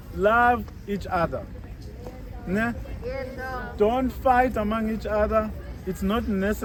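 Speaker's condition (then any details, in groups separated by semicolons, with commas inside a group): No condition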